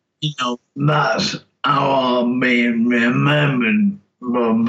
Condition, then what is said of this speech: ALS (motor neuron disease). You know, I can't, you know, speak great, but my mind's still there.